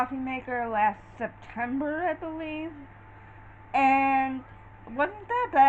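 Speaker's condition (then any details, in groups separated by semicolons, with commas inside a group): Cerebral palsy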